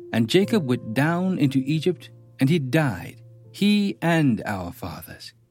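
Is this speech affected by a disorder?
No.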